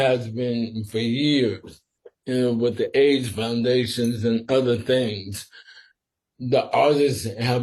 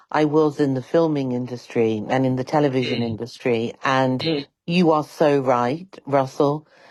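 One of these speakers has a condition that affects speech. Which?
The first: sporadic ALS; swallowing and breathing tested; must speak slower and carefully.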